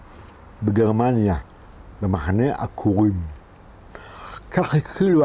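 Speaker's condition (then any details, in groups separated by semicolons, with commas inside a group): Cerebral palsy; birth complication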